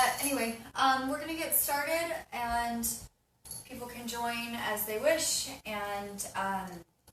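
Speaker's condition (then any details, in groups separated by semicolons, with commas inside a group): No condition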